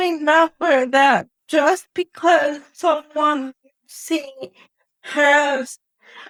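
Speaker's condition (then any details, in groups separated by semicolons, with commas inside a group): Cerebral palsy; wheelchair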